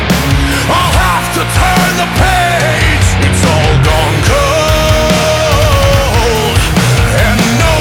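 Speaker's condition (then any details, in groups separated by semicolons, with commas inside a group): No condition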